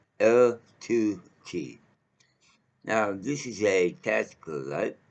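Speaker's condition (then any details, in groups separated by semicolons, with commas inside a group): Mouth cancer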